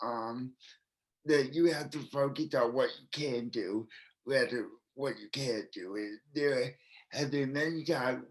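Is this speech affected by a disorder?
Yes: cerebral palsy, spastic quadriplegia.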